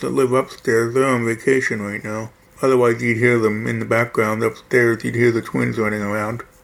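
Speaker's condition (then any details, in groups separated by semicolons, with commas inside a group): Hearing loss; left ear not implanted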